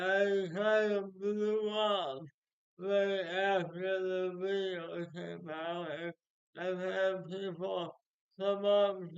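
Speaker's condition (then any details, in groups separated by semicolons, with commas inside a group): Speech impairment after birth surgery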